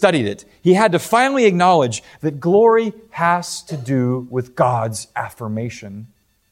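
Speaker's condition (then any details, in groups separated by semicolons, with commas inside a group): No condition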